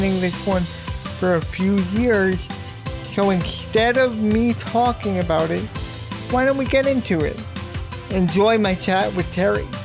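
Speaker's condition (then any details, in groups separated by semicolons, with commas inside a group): Cerebral palsy; voice sometimes sounds childlike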